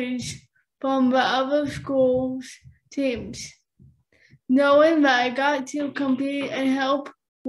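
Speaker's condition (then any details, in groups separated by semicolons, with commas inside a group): Cerebral palsy; from birth, oxygen deprivation, right side weaker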